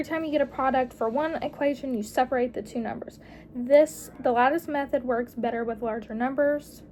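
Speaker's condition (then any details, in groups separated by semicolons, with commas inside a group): No condition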